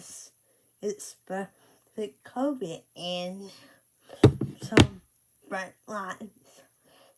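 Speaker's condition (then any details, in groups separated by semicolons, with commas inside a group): Cerebral palsy; speech affected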